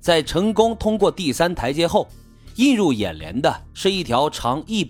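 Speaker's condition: No condition

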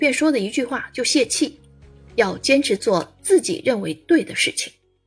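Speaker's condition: No condition

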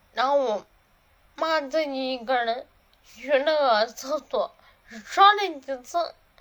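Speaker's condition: Cerebellar atrophy, hereditary; slurred, muffled articulation, tongue not nimble, listeners struggle to understand

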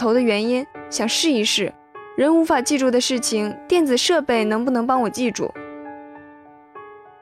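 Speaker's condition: No condition

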